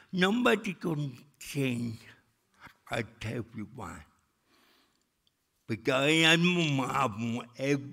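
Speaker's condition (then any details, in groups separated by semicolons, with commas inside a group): Cerebral palsy; speech still affected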